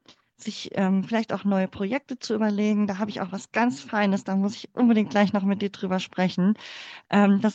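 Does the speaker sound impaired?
Yes: cleft palate; congenital.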